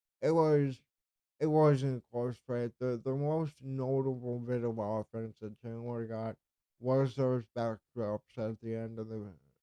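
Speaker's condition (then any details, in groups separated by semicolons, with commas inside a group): Cerebral palsy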